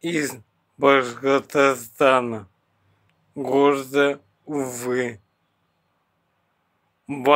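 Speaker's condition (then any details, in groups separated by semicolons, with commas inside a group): Bulbar ALS; bulbar onset, throat, tongue, face paralysis, fastest-progressing; diagnosed last year, progressing, arms and legs weakening; very unclear, speech almost lost, difficult swallowing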